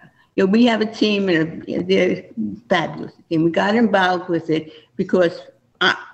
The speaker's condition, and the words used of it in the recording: Parkinson's disease. So are you understanding me? Because my voice is not.